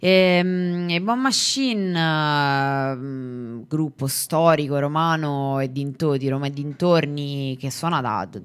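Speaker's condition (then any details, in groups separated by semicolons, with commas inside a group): No condition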